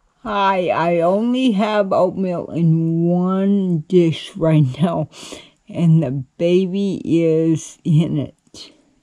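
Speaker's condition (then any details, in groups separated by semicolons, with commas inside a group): Cerebral palsy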